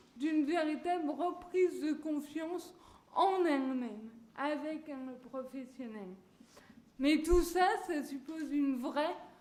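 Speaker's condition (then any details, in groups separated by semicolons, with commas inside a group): Cerebral palsy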